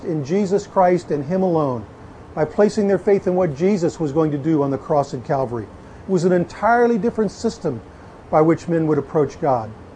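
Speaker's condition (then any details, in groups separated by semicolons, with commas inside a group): No condition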